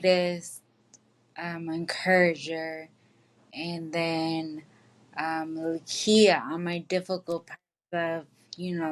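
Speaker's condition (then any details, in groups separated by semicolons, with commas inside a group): Traumatic brain injury; accident, injury at age 24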